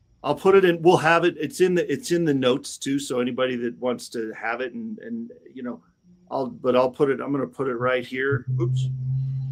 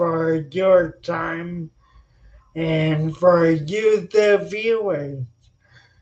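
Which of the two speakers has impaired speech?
The second: spinocerebellar ataxia; genetic, progressive, brain stem atrophy, coordination and balance; onset at 26, slow progression, hand jerks; slightly staccato speech.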